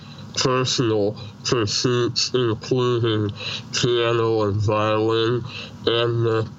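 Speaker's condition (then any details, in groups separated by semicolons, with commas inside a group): Treacher Collins syndrome, severe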